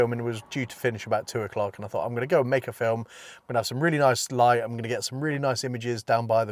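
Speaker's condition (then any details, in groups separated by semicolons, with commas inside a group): No condition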